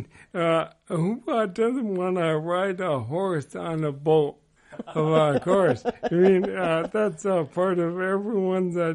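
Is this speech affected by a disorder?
Yes: ALS; over 12 years since diagnosis, slower progression than most, worsening daily.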